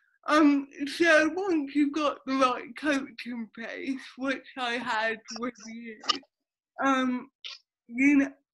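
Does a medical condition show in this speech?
Yes: cerebral palsy.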